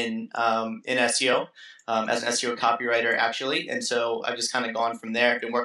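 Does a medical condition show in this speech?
No.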